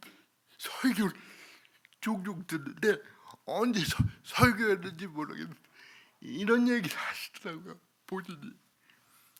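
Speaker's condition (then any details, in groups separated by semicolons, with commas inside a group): Cerebral palsy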